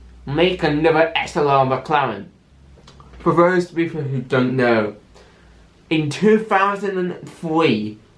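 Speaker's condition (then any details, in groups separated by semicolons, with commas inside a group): Cerebral palsy with stammer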